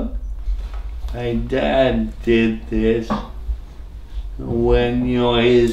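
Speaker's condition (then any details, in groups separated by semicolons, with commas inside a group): Traumatic brain injury (pontine cavernoma)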